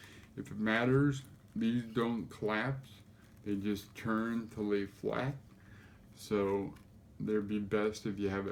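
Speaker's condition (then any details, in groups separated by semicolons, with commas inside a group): Cerebral palsy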